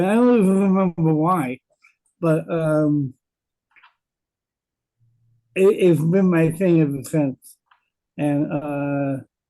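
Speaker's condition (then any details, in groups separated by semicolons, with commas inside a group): Cerebral palsy; present from birth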